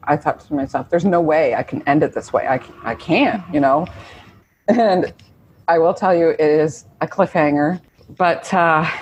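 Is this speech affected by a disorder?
No.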